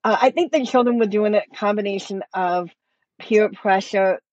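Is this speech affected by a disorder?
Yes: cleft lip and palate; congenital, surgeries from 2 months, lip and palate closure, nose reconstruction, two bone grafts, ear tubes; adult, upper teeth implant bridge, no front upper bone, last surgery second bone graft early thirties; speech affected, workplace discrimination over how speaks.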